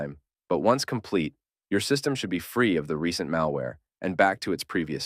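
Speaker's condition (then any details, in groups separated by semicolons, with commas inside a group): No condition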